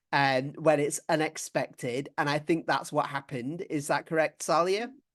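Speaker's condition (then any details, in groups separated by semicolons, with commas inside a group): No condition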